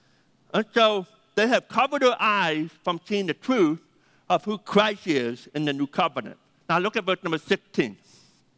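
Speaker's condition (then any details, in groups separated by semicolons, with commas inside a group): Deafness; 80% deaf, hard time hearing phone callers, needs names repeated several times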